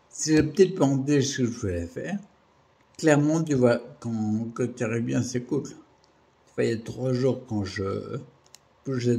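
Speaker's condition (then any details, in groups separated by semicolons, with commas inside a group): Primary progressive multiple sclerosis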